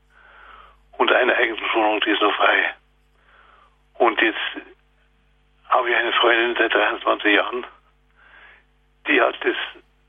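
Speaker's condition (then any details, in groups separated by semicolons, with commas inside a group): Parkinson's disease, severe; advanced stage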